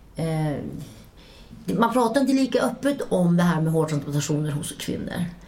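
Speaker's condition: No condition

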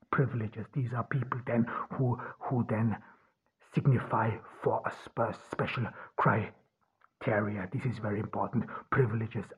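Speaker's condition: Stuttering; possibly part of why hard to be listened to at university; repeated sounds, repeated words

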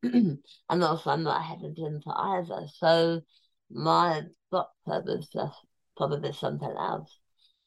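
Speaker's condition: Tongue cancer, near-total glossectomy; stage 4 tongue cancer, near-total tongue removal, 5 millimeters left, temporary tracheostomy, immunotherapy around surgery; cancer free, eats liquid and pureed foods

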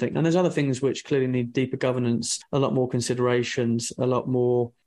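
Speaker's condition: No condition

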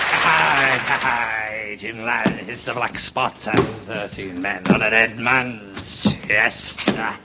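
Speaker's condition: No condition

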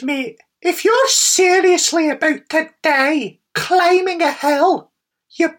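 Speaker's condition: No condition

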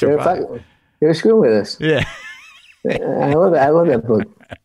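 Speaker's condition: Parkinson's disease; relearned walking mechanics afterward

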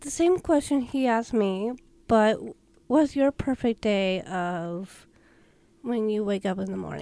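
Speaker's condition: Down syndrome

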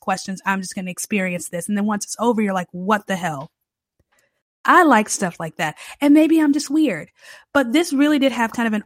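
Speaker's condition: No condition

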